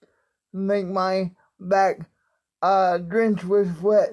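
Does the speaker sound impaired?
Yes: cerebral palsy; spastic quadriplegic, born 10 weeks premature, diagnosed at 8 months, not ambulatory, affects all muscles; more mobility in hands and arms, uses wheelchair; voice tight especially when excited, slower speech, effortful speaking drenches back with sweat, tongue muscle affected.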